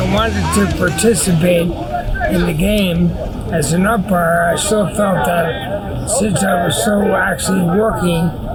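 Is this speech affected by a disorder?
Yes: ALS; 7 years after onset.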